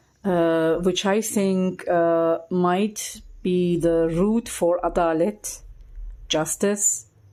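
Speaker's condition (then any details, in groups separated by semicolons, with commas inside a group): No condition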